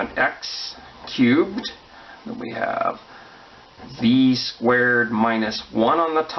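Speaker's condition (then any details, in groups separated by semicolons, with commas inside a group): No condition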